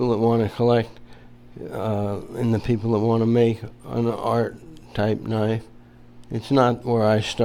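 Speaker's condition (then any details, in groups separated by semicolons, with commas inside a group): Parkinson's disease; managed, under control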